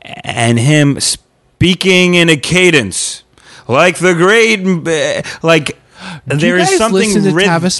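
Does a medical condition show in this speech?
Yes: stuttering; past therapy to become more comfortable with stuttering, earlier fear of public speaking from stuttering; stutter-like tension when signing own name, worse under pressure or with people watching; here blocks.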